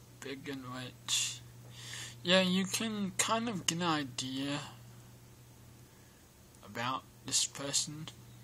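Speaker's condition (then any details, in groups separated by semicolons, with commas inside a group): Cerebral palsy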